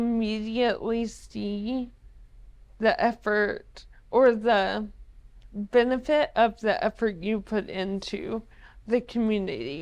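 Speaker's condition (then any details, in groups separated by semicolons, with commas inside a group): ALS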